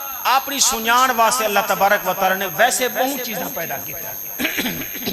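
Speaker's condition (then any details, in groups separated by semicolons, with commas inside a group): No condition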